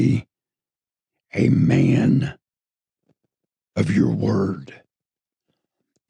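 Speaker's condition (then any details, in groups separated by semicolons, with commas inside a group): Throat cancer; tracheostomy tube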